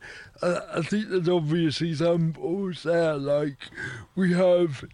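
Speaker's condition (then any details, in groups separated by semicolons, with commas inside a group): Cerebral palsy; wheelchair user, involuntary movement, problems with arms; finds some words hard to say, difficulty with ch sound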